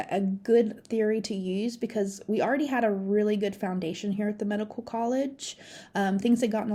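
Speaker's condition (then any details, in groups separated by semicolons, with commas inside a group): No condition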